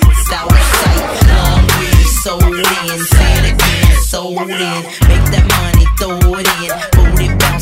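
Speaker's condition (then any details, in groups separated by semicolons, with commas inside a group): No condition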